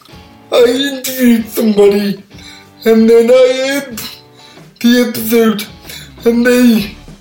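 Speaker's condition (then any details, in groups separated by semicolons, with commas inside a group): Cerebral palsy; listeners hesitant to ask for repeats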